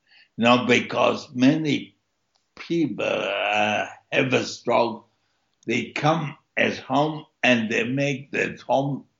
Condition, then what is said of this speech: Stroke. I'm a speaker and that means my vocal cords on their side are slack, which means that I have to press more air through to make a sound.